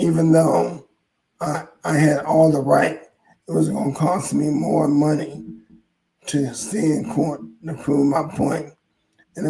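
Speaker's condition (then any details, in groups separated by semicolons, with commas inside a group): ALS; hoarse voice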